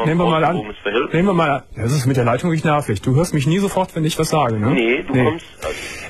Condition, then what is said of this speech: No condition.